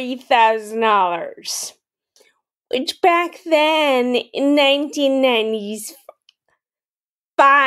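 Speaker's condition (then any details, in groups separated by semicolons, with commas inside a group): Friedreich's ataxia, mild; mild speech issues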